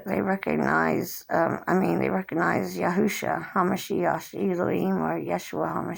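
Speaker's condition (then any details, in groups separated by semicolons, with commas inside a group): Cerebral palsy; since birth, hand tremors; age 57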